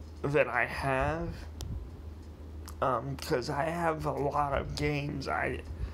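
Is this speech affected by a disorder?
Yes: cerebral palsy, mild; speech sometimes affected.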